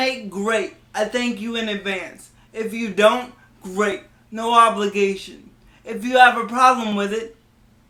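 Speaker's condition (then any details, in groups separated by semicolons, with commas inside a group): Cerebral palsy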